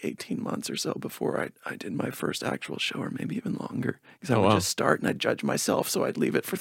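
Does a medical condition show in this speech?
Yes: spasmodic dysphonia; onset age 18, worsened over years, linked to singing training, Botox every 6 weeks offered, energy healing; speaks in higher pinched tone to reliably get words out, lower voice inconsistent; lower voice less consistent, higher pitch more pinched but words get out.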